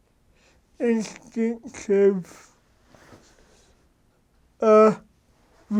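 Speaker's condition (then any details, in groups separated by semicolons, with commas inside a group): Cerebral palsy; atypical speech, adjusts speech for intelligibility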